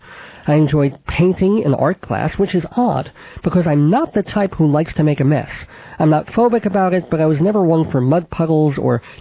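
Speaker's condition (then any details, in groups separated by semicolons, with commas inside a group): Cleft palate with lisp; sibilant s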